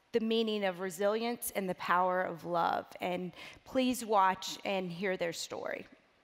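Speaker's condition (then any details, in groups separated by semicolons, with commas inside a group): No condition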